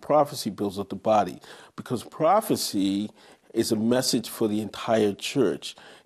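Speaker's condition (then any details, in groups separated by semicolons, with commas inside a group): No condition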